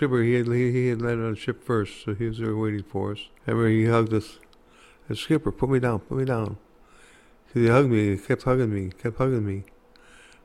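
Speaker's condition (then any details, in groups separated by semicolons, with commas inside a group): Parkinson's; Parkinson's attributed to Agent Orange exposure during Vietnam service, walking affected; speech very significantly affected, hard time talking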